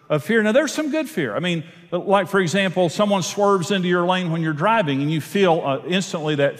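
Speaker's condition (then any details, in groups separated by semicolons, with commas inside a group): No condition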